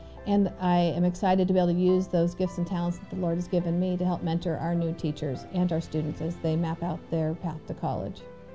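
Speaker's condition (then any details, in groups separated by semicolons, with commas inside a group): No condition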